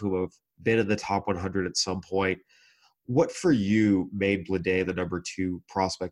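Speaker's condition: No condition

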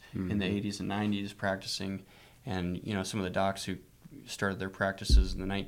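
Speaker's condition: No condition

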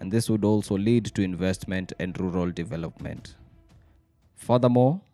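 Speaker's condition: No condition

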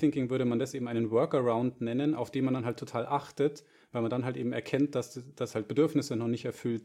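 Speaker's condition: No condition

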